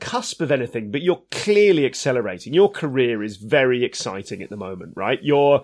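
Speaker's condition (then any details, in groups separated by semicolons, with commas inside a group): No condition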